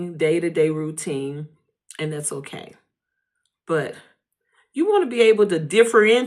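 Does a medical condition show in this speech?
No.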